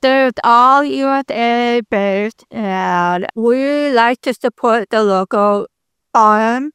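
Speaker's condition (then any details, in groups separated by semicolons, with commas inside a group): Deafness; congenital complete deafness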